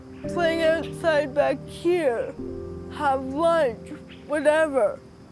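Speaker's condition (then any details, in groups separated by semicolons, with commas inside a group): Cerebral palsy; limited body control, intellectual disability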